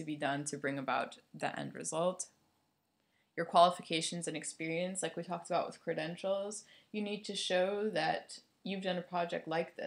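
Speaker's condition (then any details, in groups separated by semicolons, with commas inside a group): No condition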